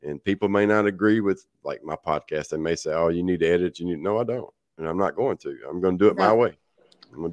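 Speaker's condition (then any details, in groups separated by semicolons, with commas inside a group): No condition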